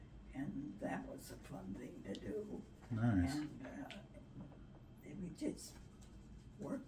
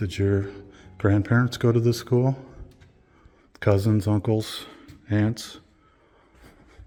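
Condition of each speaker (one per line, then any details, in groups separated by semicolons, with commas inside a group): Parkinson's
No condition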